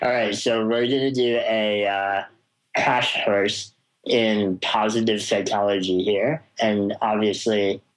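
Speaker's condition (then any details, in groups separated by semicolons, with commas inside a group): Spinal muscular atrophy; congenital, progressive muscle wasting, legs, arms, jaw, tongue, never crawled, sat or walked unassisted, wheelchair since about two; jaw and tongue weakness affects talking, sounds mumbly, at times difficult to understand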